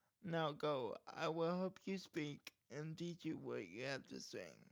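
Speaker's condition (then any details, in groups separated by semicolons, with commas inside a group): Cerebral palsy; speech problem from condition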